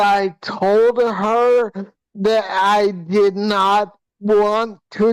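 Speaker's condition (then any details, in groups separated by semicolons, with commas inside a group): Hydrocephalus with shunt failure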